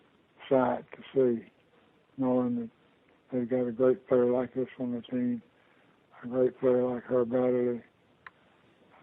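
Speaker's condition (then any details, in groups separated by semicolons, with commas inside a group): Parkinson's disease; diagnosed about two years ago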